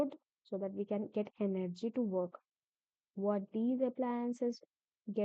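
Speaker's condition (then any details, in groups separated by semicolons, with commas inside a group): No condition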